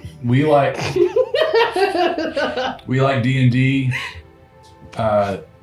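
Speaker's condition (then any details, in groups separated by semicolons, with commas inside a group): No condition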